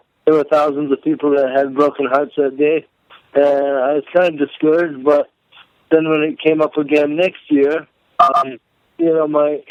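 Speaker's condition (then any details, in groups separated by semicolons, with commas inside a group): Cerebral palsy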